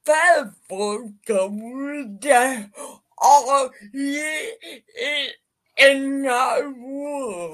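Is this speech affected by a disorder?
Yes: cerebral palsy; speech impairment, limited speaking ability, writing main way to express self, uses Linkgraphia communication device.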